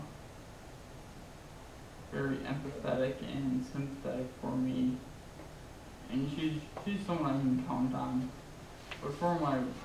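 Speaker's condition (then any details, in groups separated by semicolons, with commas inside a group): Traumatic brain injury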